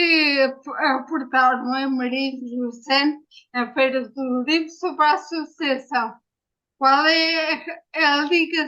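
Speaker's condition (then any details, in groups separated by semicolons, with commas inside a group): Ataxia after brain injury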